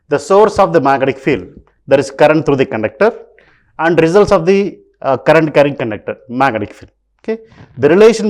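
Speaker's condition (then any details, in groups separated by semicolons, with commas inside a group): No condition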